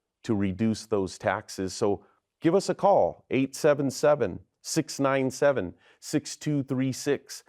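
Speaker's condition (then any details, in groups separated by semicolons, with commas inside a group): No condition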